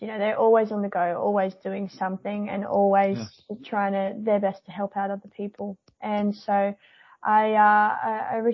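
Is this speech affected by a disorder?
Yes: cleft palate; congenital cleft palate, no palate roof at birth, repair surgeries at 18 months, palate later stretched; after slight palate revision surgery, closure restored, ongoing monitoring, further surgery not soon, protecting voice; palate not closing correctly before revision, now projects with ease, more singing control.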